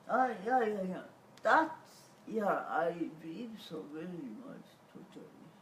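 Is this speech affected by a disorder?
Yes: cerebral palsy; whole body affected.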